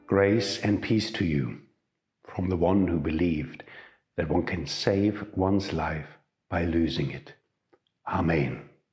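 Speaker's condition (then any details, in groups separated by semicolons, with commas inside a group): No condition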